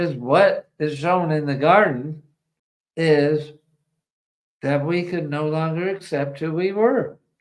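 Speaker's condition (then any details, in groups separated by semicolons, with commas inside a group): ALS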